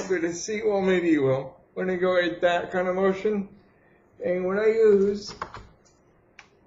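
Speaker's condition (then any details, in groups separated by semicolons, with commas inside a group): Cerebral palsy; holds breath during exertion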